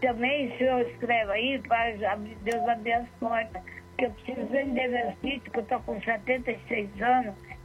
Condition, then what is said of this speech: Stroke. A paz. Ô, irmão, eu preciso de oração para mim, porque eu tive um AVC, entortou minha boca, ainda não voltou tudo, pastor.